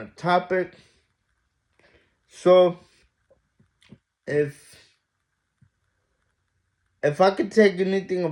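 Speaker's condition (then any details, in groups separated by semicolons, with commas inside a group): Mild cerebral palsy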